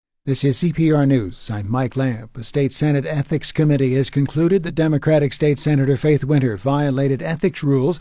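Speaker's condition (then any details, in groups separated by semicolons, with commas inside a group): No condition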